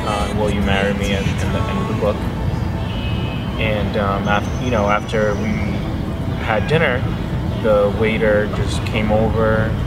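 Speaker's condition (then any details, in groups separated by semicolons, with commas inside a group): No condition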